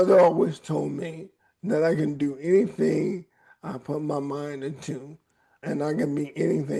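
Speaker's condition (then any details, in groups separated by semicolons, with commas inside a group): ALS; voice raspy at times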